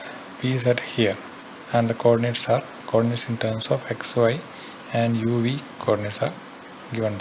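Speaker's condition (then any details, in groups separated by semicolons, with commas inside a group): No condition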